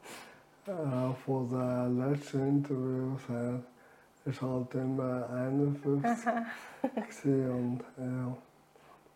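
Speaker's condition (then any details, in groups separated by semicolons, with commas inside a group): ALS; reduced air makes talking effortful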